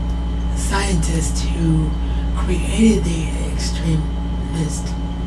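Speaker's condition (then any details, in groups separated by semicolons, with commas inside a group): Cerebral palsy; wheelchair bound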